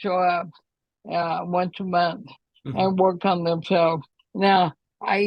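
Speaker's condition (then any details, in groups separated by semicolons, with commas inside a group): ALS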